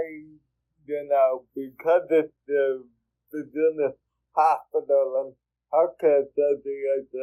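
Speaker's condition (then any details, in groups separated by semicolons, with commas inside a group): Cerebral palsy; speech therapy in childhood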